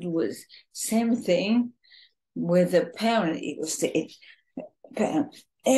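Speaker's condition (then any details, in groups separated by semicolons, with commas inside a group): ALS, bulbar form, bulbar onset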